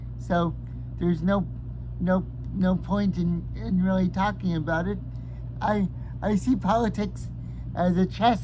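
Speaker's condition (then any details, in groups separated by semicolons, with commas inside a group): Cerebral palsy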